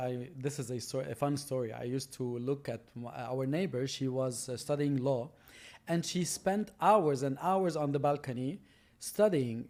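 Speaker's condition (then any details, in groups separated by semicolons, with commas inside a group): No condition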